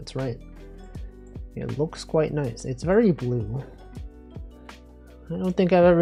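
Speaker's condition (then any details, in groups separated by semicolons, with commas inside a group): No condition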